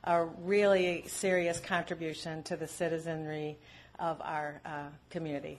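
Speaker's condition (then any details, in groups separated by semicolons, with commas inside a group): No condition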